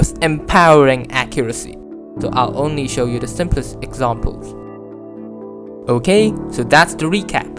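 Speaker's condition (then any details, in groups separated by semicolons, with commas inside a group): No condition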